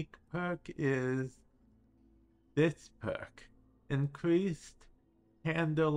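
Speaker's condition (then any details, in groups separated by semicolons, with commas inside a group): Cerebral palsy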